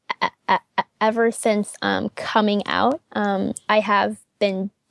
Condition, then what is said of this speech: Stuttering. And, you know, you've been stuttering very well today on air, and you can also pass as fluent.